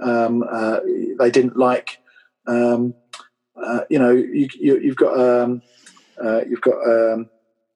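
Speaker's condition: Aphasia and apraxia after stroke; trouble getting words out, intelligence intact, early on only yes, no and swear words

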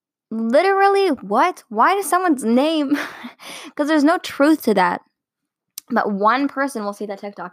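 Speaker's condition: No condition

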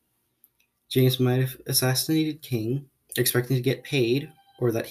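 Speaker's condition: No condition

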